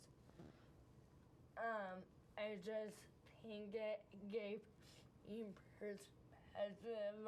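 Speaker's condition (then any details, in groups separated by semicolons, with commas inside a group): Cerebral palsy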